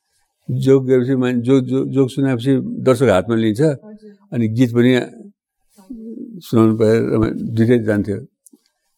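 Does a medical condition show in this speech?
Yes: Parkinson's disease; elderly; small steps hard, legs sometimes won't lift, can't stride short distances, running and large movements fine, fall risk; slurred, jumbled speech, sometimes hard to understand, sometimes sounds fine, dry mouth.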